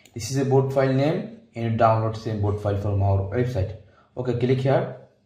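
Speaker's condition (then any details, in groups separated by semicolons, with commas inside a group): No condition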